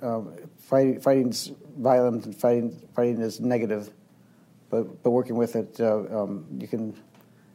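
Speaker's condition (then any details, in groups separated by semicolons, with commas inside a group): Young onset Parkinson's disease; diagnosed at 23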